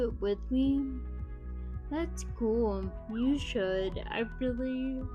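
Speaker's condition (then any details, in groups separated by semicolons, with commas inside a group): Friedreich's ataxia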